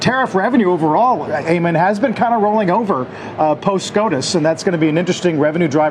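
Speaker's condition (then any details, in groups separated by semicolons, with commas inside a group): No condition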